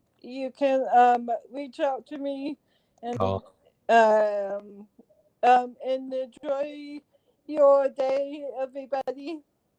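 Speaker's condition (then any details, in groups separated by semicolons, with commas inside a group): Cerebral palsy; since birth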